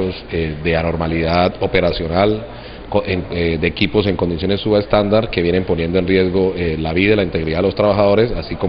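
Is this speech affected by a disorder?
No.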